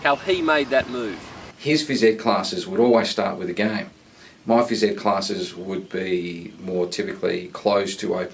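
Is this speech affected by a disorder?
No.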